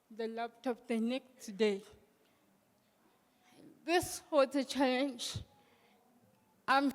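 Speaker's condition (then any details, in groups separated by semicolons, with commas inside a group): Cerebral palsy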